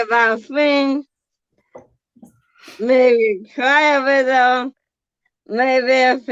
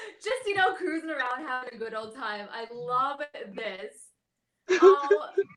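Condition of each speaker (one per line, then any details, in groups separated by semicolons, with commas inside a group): Bulbar ALS; bulbar onset, affecting throat area; losing ability to speak
No condition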